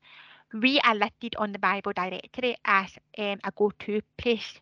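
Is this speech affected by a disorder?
Yes: deafness; speech sometimes affected.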